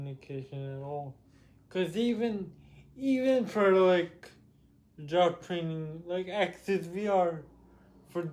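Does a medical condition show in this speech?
Yes: cerebral palsy; with developmental delay.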